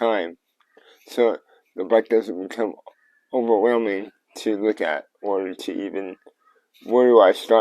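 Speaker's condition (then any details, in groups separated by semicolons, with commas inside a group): Cerebral palsy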